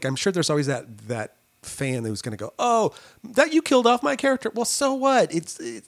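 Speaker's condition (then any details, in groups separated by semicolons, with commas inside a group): No condition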